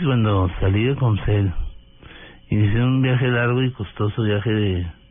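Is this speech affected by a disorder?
Yes: Parkinson's disease; past stooped posture, marked loss of physical strength; voice sometimes trembles, sometimes understood, sometimes not understood at all.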